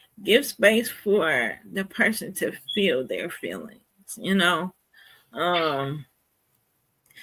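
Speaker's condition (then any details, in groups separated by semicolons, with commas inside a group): Cerebral palsy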